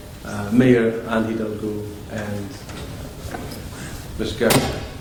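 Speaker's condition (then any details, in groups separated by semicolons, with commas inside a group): No condition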